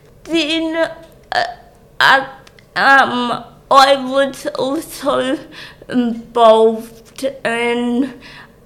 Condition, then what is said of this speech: Cerebral palsy. Um, so I use a wheelchair and my speech is also obviously treated, mm-hmm. and I have difficulty with coordination.